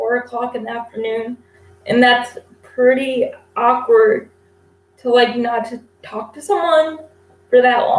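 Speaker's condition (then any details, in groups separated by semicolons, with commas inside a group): Cerebral palsy; infant ventilator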